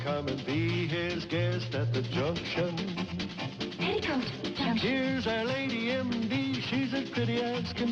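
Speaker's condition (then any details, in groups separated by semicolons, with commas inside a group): No condition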